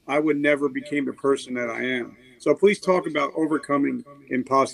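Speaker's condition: No condition

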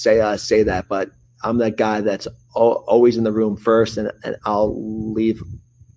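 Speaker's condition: Stutter; lifelong stutter since childhood, took 5 or 6 college public speaking courses; stutter not really showing now, per host; repeated sounds

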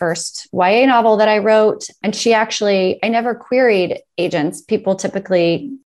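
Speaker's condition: No condition

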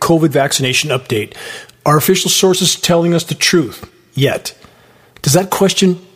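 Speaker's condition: No condition

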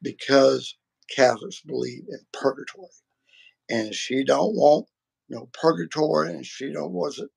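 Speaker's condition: Vocal cord surgery; multiple vocal cord surgeries

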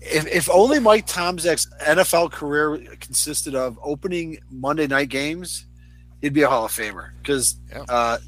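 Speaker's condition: No condition

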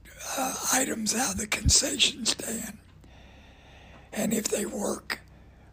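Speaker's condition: Voice damage from cancer; fighting cancer about 10 years

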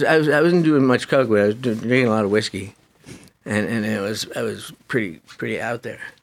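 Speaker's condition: Parkinson's disease; young onset

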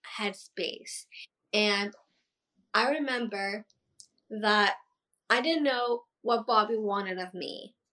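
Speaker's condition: Down syndrome; past speech therapy, therapist helped connect with thoughts, open heart surgery at 19, stopped singing and vocal coaching afterwards

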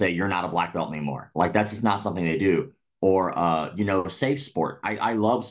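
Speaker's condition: Cleft lip and palate; still present

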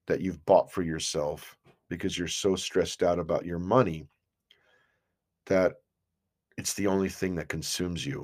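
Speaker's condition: No condition

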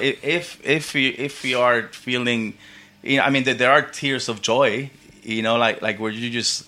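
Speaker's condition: Stuttering; intermittent stutter, cause unknown, possibly tiredness or teasing, formerly avoided speaking from embarrassment; stutters at times, apologises and laughs at self to reset, stutter then goes away; repeated sounds, repeated words

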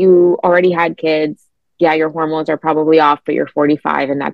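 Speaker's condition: No condition

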